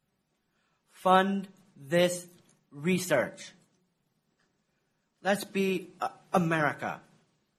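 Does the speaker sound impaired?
Yes: Down syndrome; intellectual disability, processes information more slowly; recorded testimony to Congress, played as soundbite.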